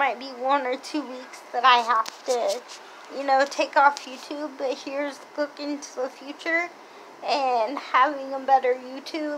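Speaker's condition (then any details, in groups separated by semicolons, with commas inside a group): Cerebral palsy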